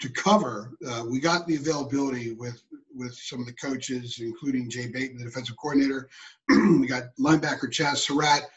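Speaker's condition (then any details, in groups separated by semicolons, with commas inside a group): No condition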